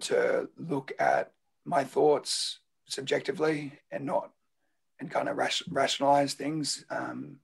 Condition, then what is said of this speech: Throat cancer. My voice is still going to be wrecked for a while.